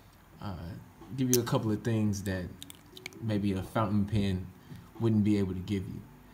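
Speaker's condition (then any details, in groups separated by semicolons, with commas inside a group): No condition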